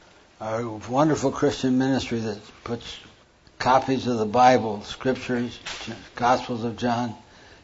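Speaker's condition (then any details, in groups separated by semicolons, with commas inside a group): Parkinson's; hand tremor during talk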